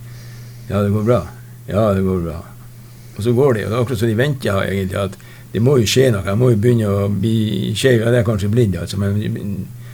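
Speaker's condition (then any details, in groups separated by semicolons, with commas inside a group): Parkinson's disease; about 6-7 years since onset, no family history, not yet advanced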